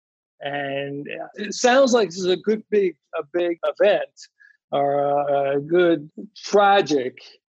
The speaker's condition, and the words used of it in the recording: Aphasia. This is, this is easy for me because um, because i have aphasia so the thing is i, I could get better is to speaking mm-hmm.